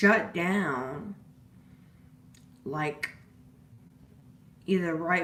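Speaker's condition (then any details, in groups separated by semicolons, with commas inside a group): Disability causing slurred speech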